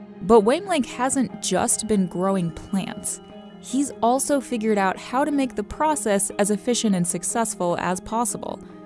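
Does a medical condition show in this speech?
No.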